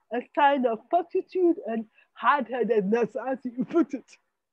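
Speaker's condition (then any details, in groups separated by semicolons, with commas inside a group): Spastic cerebral palsy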